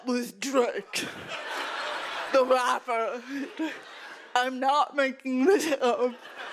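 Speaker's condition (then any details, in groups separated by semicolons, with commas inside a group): Cerebral palsy; affects speech mostly, fine motor skills, from childhood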